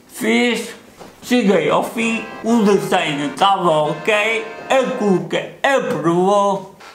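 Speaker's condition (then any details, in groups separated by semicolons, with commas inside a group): Cerebral palsy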